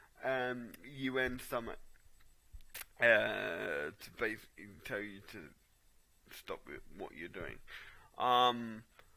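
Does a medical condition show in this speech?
Yes: cerebral palsy.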